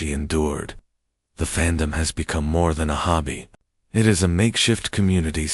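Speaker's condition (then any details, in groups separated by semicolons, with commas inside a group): No condition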